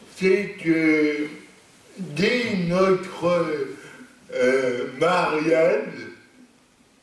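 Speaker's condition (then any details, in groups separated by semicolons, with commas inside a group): Cerebral palsy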